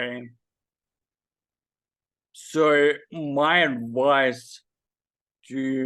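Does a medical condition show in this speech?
Yes: Friedreich's ataxia; does voice exercises.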